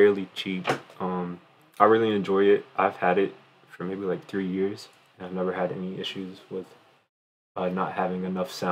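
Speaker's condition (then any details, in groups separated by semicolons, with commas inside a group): No condition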